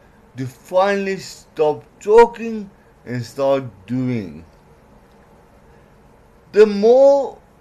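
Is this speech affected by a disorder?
Yes: cerebral palsy; worse when mouth tires.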